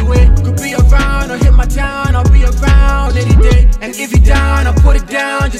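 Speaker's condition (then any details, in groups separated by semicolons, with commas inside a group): No condition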